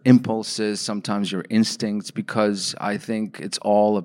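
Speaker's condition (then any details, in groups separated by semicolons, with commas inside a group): No condition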